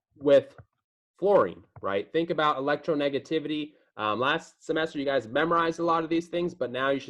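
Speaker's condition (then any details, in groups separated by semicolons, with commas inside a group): No condition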